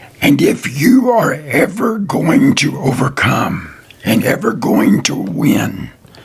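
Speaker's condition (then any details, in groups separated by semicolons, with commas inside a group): Throat cancer survivor; tracheostomy tube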